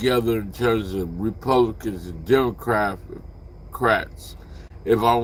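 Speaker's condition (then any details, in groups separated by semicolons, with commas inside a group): Slurred speech; still slurs words occasionally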